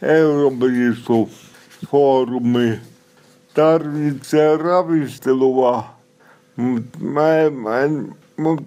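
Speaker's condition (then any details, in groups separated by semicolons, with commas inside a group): Cerebral palsy; somewhat unclear, self-described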